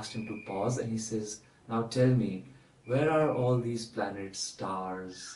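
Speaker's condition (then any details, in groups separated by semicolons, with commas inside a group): No condition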